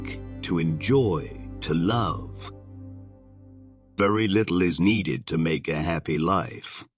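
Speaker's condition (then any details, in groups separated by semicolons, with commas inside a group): No condition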